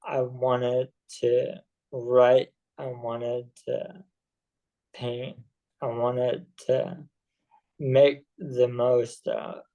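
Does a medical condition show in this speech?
Yes: ALS.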